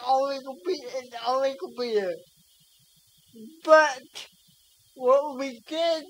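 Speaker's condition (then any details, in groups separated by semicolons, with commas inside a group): Cerebral palsy; speech affected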